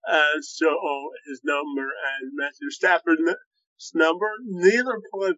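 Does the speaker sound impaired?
Yes: cerebral palsy, spastic quadriplegia.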